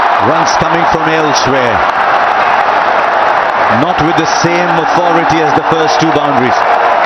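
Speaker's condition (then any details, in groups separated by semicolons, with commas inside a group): No condition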